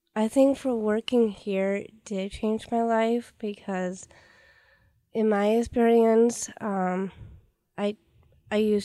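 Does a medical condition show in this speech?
Yes: Down syndrome; present since birth, known since infancy, also hard time breathing.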